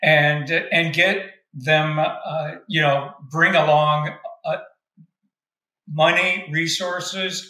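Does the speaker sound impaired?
Yes: frontotemporal dementia with stuttering; right frontal and temporal involvement, diagnosis took about 3.5 years, hearing expected to become affected; ongoing stuttering, paranoia; new-onset stuttering, never stuttered before, first noticed around COVID period, speech tasks led to neurological surgeon referral; here repeated sounds, prolonged sounds.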